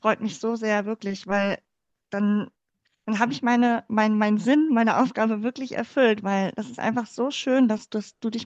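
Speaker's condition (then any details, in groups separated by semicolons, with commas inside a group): Cleft palate; congenital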